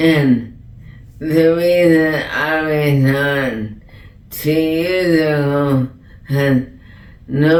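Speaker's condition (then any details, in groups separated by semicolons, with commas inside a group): ALS; was unintelligible, now clearer and louder, lip weakness remains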